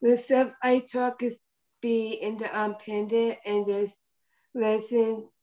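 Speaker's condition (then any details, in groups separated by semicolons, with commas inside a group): Down syndrome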